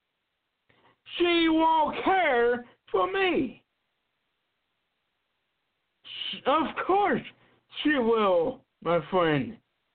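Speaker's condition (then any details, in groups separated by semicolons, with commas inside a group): Cerebral palsy; cannot be hidden when acting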